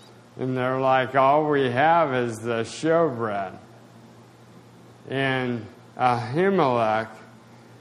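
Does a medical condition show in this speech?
Yes: spasticity, mild.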